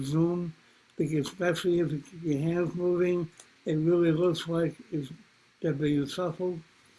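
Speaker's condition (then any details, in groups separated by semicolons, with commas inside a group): Cerebral palsy; from birth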